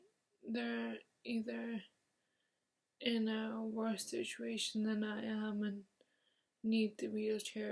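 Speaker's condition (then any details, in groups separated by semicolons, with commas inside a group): Motor neurone disease; onset in left hand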